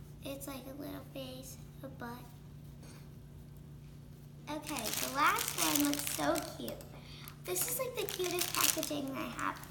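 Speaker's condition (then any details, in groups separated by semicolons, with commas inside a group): No condition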